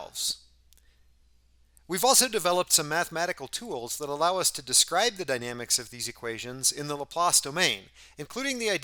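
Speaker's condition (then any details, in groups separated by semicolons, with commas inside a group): No condition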